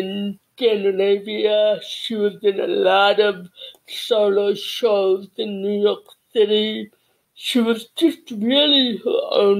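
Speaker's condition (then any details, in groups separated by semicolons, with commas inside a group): Cerebral palsy; childhood speech therapy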